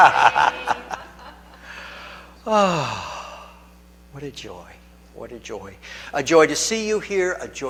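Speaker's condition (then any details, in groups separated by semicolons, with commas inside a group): No condition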